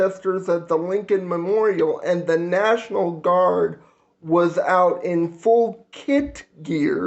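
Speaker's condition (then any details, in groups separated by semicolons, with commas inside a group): Cerebral palsy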